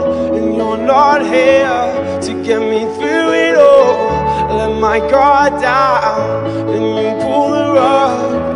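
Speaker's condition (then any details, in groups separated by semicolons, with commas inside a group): No condition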